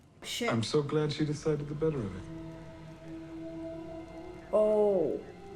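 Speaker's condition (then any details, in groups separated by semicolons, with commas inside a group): No condition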